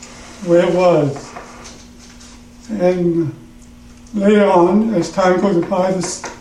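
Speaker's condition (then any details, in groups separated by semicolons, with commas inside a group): Parkinson's; trouble in the throat while speaking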